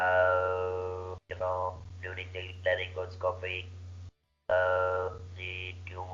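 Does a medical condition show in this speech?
Yes: laryngeal cancer surgery.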